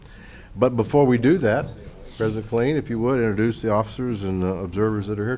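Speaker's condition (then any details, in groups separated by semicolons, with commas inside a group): No condition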